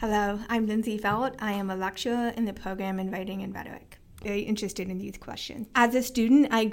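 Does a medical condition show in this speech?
Yes: hearing loss with cochlear implants; bilateral cochlear implants, first implant at age 18, not born deaf, born with some hearing, formerly FM systems with hearing aids; pretty good speech and listening comprehension in childhood, kept on speech path.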